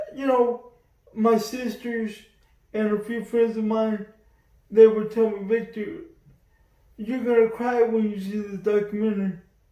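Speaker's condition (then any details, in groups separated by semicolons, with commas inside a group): Cerebral palsy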